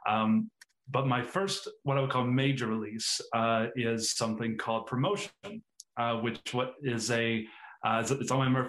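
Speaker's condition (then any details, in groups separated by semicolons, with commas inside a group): Stuttering; lifelong genetic stutter, onset early childhood, weekly speech therapy kindergarten to ninth grade, then dismissed; well controlled, hides stutter well, occasional very stuttery days, rarely stutters when performing magic; words sometimes don't come out as intended or when intended; repeated sounds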